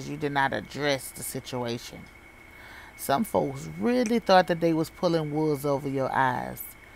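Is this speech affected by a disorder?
No.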